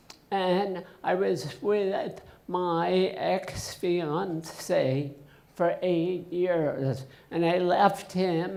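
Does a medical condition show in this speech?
Yes: essential tremor.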